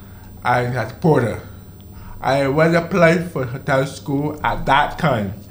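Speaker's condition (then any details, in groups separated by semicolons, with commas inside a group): Deafness, deaf in one ear from birth, other ear from age 18; had speech therapy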